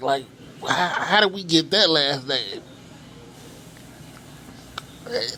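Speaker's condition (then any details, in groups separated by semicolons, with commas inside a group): Cerebral palsy; from birth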